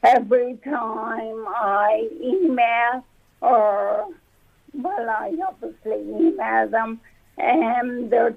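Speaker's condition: Friedreich's ataxia; rare genetic ataxia, difficulty walking, sensation loss in arms and legs, wheelchair user; COVID nine weeks ago, hospitalised in Our Lady's, no longer living independently

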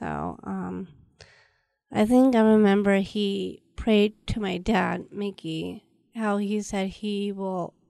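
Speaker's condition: Down syndrome; present since birth

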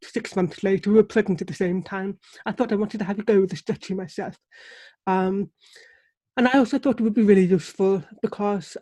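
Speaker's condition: Deafness; relies on lip reading

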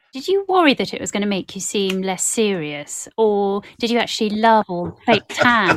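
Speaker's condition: No condition

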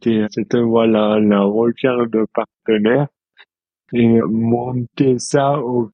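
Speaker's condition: Dystonia; present since birth

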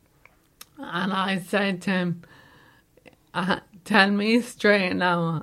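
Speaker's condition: Motor neuron disease; recently diagnosed, mobility lost, no use of hands, balance gone when walking; needs to hold on to someone everywhere, physically well otherwise, pain at times, comes and goes; voice affected, voice among everyday things no longer managed

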